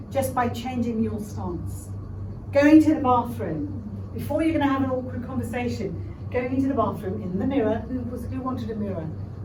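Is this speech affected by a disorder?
No.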